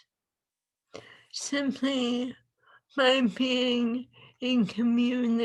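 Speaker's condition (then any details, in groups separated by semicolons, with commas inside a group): ALS; swallowing lost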